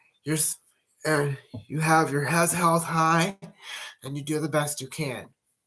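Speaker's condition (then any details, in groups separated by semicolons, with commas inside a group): Cerebral palsy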